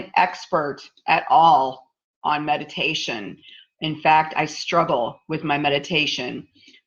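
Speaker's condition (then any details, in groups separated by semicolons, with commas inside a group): No condition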